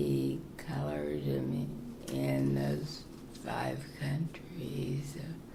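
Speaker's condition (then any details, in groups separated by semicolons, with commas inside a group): Parkinson's; very soft, low voice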